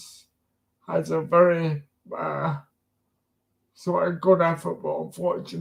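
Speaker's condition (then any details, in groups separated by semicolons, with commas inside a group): Disability affecting speech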